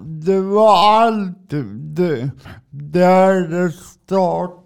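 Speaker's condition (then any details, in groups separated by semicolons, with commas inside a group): Cerebral palsy; drives adapted car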